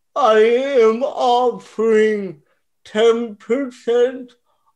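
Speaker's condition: Cerebral palsy; therapy became weight training

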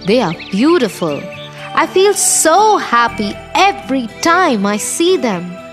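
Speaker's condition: No condition

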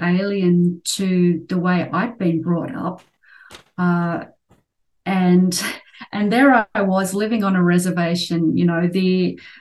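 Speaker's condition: No condition

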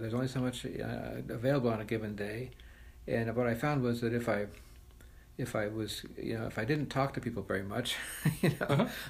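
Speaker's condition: Parkinson's disease

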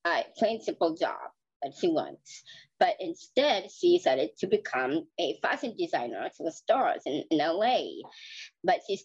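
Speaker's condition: Down syndrome; flat feet

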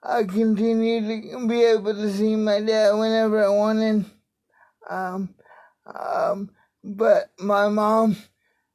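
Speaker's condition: Cerebral palsy; races with Angels of America

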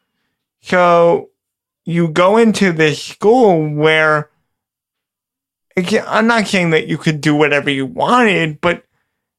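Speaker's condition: Cerebral palsy; wheelchair user

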